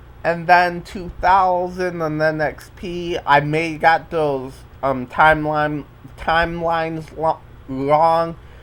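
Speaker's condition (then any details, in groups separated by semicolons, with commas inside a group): Cerebral palsy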